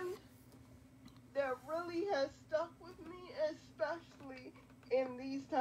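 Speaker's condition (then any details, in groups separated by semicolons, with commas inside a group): Quadriplegic cerebral palsy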